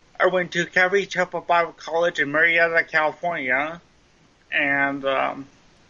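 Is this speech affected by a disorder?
Yes: cerebral palsy, mild; speech impediment, sounds like Wendy's drive-through speaker box, may sound drunk.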